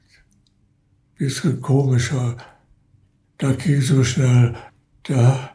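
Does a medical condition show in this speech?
Yes: Parkinson's disease; could not speak properly during earlier sudden spinning vertigo episode, caller noticed voice, ambulance called.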